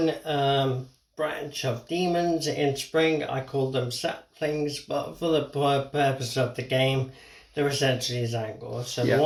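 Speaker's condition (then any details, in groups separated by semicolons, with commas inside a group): Motor neuron disease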